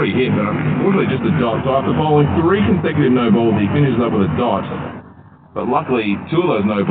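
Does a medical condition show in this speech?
No.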